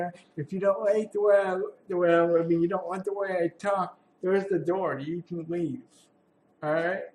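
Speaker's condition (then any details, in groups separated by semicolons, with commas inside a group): Cerebral palsy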